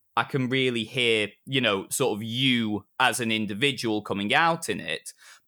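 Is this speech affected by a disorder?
No.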